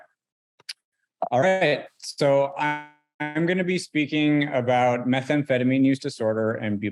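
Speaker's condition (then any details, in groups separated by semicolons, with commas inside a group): No condition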